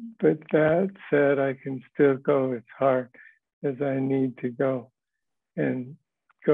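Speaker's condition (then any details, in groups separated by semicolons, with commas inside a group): Parkinson's disease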